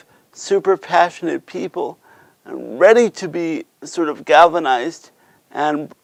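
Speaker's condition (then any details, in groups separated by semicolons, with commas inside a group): Cerebral palsy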